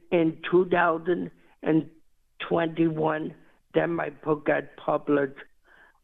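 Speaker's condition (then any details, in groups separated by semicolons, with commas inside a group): Cerebral palsy; ran New York City Marathon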